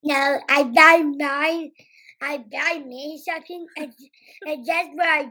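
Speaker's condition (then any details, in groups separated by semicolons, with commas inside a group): Down syndrome; congenital, diagnosed before birth, heart defect also found before birth, about ten years old; third grade, pulled out of class for math and reading; short answers, often prompted by mother, 'annoying' misheard as 'important'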